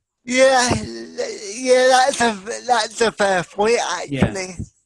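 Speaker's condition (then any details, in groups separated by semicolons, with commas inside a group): Cerebral palsy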